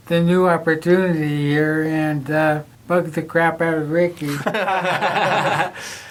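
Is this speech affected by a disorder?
Yes: ALS; investigational therapies; voice gone, dysarthria.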